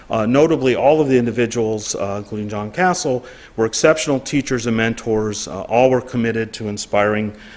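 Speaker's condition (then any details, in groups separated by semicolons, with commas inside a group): No condition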